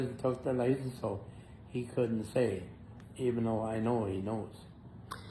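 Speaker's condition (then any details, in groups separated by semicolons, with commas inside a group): Motor neuron disease; shortness of breath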